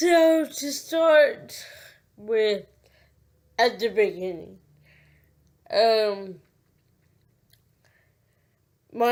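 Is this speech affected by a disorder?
Yes: cerebral palsy.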